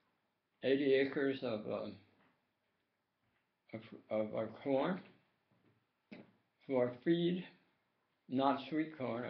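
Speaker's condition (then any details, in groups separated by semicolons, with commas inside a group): Tongue cancer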